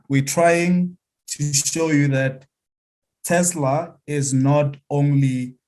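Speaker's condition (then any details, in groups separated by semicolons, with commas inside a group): No condition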